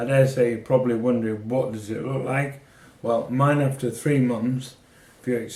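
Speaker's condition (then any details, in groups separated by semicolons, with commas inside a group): MND; failing voice, slowed speech, frequent coughing, throat clearing, phlegm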